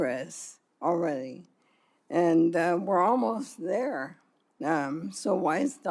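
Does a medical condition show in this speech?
Yes: ALS; over one year since diagnosis.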